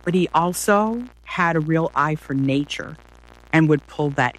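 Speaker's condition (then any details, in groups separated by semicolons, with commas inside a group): No condition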